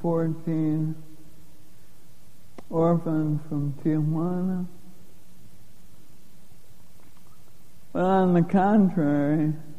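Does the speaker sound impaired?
Yes: Lou Gehrig's disease; onset with loss of strength first thought due to Parkinson's.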